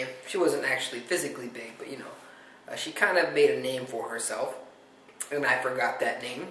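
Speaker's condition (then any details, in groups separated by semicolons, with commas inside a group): No condition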